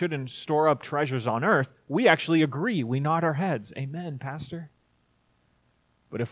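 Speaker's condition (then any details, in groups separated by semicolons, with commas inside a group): No condition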